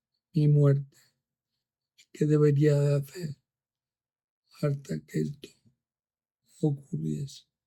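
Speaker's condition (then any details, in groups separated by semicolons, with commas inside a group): ALS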